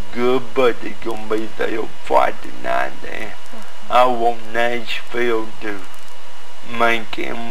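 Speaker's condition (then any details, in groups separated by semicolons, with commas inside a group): Cerebral palsy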